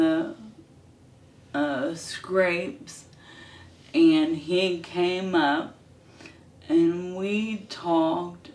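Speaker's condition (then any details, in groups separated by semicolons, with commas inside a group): ALS; hand onset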